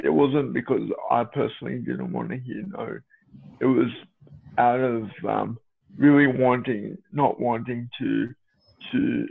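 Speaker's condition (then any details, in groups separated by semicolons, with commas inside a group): Cerebral palsy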